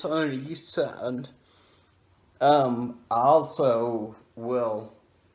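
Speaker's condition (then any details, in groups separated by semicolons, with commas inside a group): Brain injury with dysarthria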